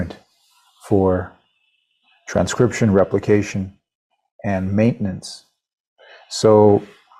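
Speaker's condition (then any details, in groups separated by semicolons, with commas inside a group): No condition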